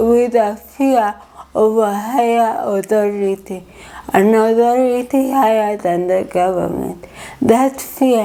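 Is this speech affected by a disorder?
Yes: cerebral palsy; from birth.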